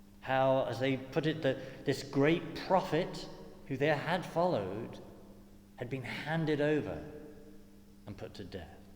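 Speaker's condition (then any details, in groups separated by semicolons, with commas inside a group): No condition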